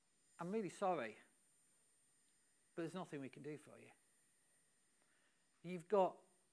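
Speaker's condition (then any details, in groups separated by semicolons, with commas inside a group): No condition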